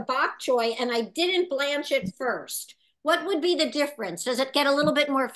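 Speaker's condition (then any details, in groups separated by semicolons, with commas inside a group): No condition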